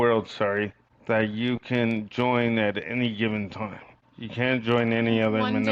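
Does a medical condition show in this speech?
Yes: cerebral palsy; from birth.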